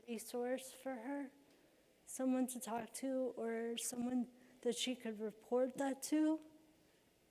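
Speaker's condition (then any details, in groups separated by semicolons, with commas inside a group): Cerebral palsy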